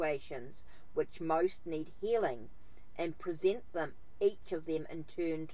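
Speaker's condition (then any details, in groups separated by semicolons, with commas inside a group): No condition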